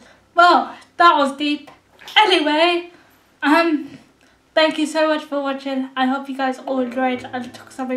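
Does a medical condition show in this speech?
Yes: cerebral palsy.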